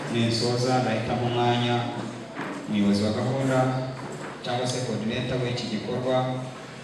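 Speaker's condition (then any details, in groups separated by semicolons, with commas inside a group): No condition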